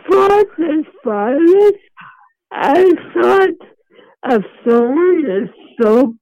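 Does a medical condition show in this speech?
Yes: Mobius syndrome; congenital, present from birth, affects face and limbs, wheelchair user all life, not progressive; swallowing problem, hard to drink by mouth; affected speech, hard to understand, speech unchanged over time.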